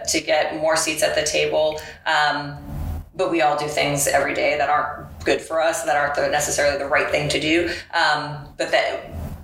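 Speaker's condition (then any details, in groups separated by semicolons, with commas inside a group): No condition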